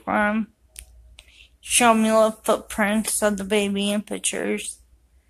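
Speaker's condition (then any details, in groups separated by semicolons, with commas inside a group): Cerebral palsy; affects walking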